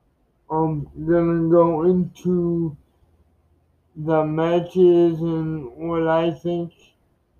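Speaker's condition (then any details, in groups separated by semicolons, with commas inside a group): Cerebral palsy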